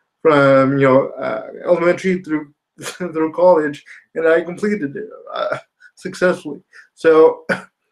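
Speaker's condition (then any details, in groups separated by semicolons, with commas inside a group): Spastic quadriplegia cerebral palsy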